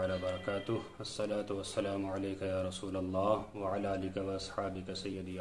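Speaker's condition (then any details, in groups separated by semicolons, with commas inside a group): No condition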